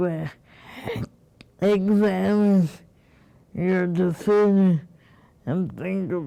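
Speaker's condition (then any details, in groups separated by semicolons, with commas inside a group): Cerebral palsy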